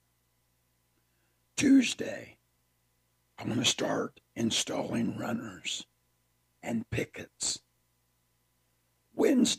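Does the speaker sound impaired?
Yes: partial laryngectomy; laryngeal cancer, recurring tumor paralyzing vocal cords, repeated surgeries, emergency half voice box removal, tracheostomy tube; sudden painless near-whisper at onset, no speech after laryngectomy, taught to speak with tracheostomy tube.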